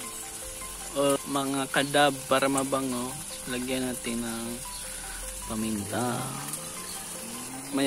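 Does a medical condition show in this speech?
No.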